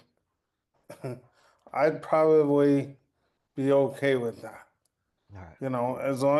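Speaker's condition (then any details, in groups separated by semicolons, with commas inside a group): Cerebral palsy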